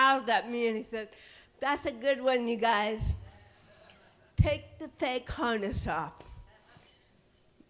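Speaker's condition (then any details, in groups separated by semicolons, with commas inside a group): Cerebral palsy; titanium neck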